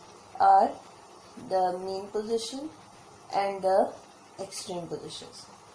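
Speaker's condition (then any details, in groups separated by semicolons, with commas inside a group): No condition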